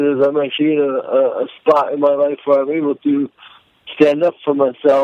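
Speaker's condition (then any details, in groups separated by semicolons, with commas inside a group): Cerebral palsy; speech may sound intoxicated to listeners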